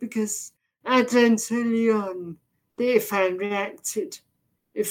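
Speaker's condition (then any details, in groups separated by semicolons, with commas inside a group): Deafness, severe; progressive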